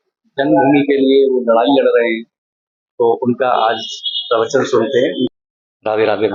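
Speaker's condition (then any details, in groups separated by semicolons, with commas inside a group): No condition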